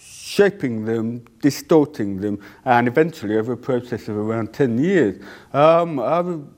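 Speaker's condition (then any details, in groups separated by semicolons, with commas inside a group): Deafness; cannot hear own voice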